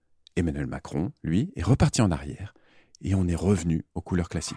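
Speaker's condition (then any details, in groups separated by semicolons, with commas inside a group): No condition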